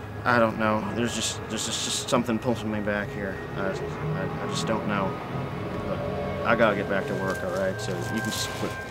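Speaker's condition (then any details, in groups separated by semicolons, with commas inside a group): No condition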